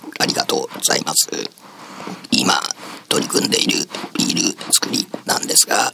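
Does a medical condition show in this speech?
Yes: laryngectomy, esophageal speech; 5 cm cervical esophageal cancer at esophageal entrance behind vocal cords, recurred after two years, larynx removed, reoperation; voice lost with larynx removal, single words came after a while, improves with practice.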